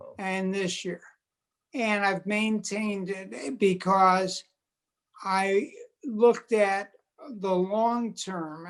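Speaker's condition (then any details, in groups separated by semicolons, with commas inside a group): Multiple sclerosis; quadriplegic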